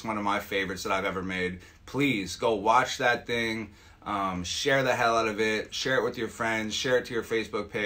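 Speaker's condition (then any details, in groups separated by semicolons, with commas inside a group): No condition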